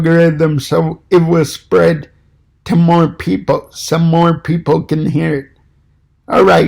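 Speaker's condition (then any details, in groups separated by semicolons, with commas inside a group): Cerebral palsy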